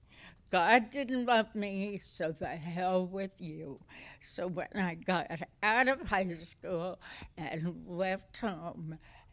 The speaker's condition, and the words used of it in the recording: Tremor. I have a voice issue, so if you can't understand me, please raise your hand.